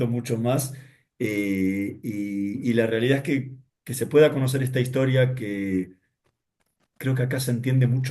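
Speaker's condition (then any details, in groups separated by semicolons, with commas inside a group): No condition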